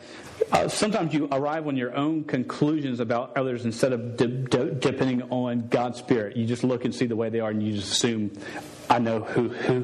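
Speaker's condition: Stuttering; says words would come out all wrong and different if he tried witnessing speech; repeated sounds

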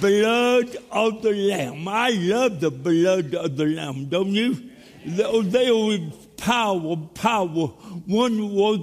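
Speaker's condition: Cerebral palsy; speech impediment

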